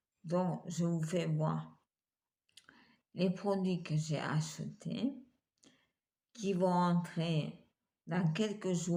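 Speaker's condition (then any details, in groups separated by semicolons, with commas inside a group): Multiple sclerosis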